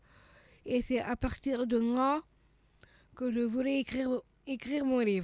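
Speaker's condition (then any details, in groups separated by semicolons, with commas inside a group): Down syndrome (trisomy 21); childhood speech therapy to tone tongue, swallowing problems, slowness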